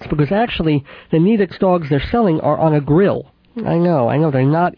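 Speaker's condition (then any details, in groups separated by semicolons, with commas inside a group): Cleft palate with lisp, cleft lip and palate; mild residual lisp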